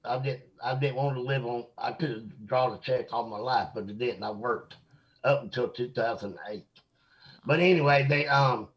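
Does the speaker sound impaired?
Yes: mosaic Down syndrome; from birth, mosaic type identified about age 18, considered high functioning.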